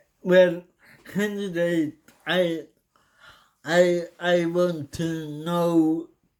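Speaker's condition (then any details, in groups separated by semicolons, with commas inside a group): Cerebral palsy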